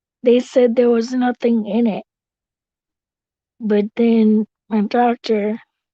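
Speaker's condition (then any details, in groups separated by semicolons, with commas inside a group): Cerebral palsy; tracheotomy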